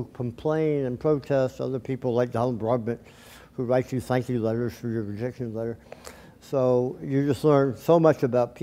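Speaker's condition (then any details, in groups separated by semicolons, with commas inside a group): Tongue cancer surgery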